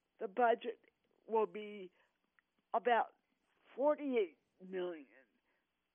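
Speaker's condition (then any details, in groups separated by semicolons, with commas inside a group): Cerebral palsy; 18 years of speech therapy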